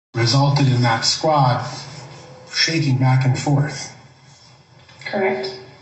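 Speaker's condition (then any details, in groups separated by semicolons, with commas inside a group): No condition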